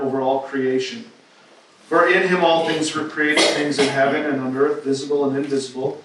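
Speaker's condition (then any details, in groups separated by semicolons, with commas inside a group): No condition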